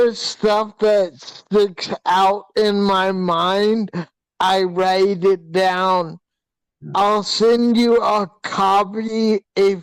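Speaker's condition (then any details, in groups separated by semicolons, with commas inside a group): Hydrocephalus with shunt failure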